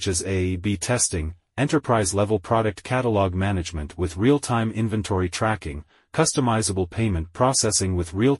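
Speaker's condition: No condition

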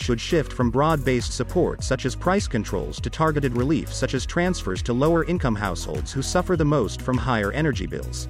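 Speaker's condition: No condition

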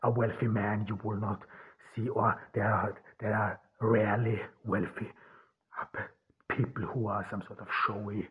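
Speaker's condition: Stuttering; cause unknown, only one in family who stutters, german mother tongue, born in austria; possibly part of why hard to be listened to at university; repeated words, prolonged sounds

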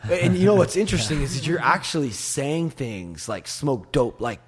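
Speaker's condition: No condition

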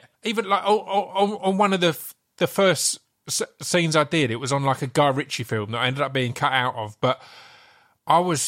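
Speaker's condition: Stammer; stammer with glottal-stop blocks, getting stuck; can hold stammer down for a take, cannot control how stammering comes out; repeated sounds, prolonged sounds

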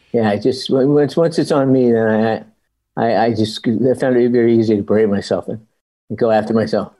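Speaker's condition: Parkinson's disease; could not speak them as intended

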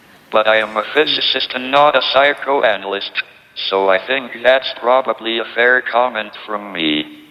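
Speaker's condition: ALS, tracheotomy, through a speech-g

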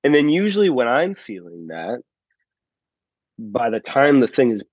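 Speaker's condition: No condition

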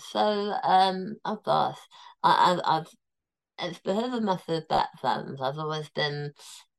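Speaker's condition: Tongue cancer, near-total glossectomy, stage 4 tongue cancer; near-total tongue removal

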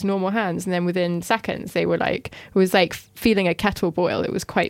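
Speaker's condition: No condition

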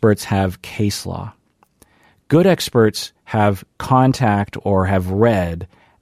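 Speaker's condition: No condition

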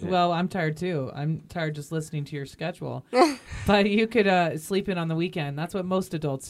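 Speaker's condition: No condition

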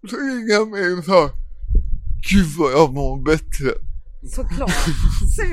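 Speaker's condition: Cerebral palsy; present from birth, caused by not breathing for first 45 minutes of life

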